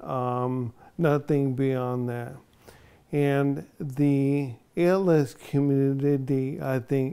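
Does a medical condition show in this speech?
Yes: ALS; onset in one foot.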